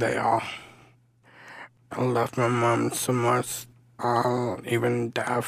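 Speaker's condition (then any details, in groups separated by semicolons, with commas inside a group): Down syndrome; adult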